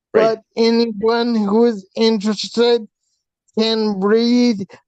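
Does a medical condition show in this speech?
Yes: hydrocephalus with shunt failure.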